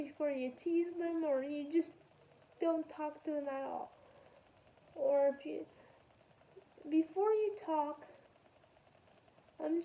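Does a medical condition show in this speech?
Yes: spastic quadriplegic cerebral palsy; able to talk.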